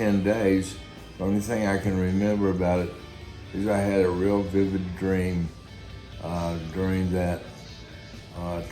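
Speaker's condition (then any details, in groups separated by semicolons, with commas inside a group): Guillain-Barré syndrome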